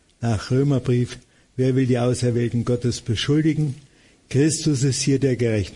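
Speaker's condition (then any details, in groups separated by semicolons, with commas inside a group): Parkinson's disease; diagnosed at age 57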